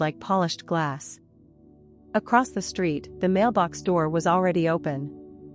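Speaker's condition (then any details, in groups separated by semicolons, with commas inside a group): No condition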